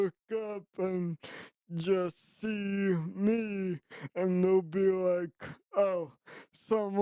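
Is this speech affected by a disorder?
Yes: traumatic brain injury; right-side ataxia or shaking.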